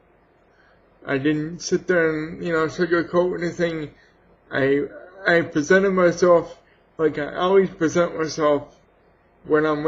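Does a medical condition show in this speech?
Yes: cerebral palsy; has had surgery.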